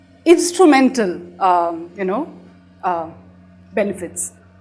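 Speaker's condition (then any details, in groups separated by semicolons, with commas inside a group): No condition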